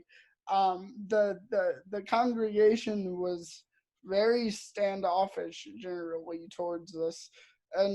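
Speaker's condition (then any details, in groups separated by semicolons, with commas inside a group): Cerebral palsy; caused by hemorrhages at birth, walks with forearm crutches; audibly affected speech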